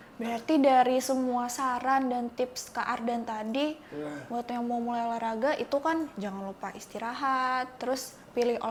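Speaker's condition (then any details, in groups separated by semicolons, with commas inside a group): No condition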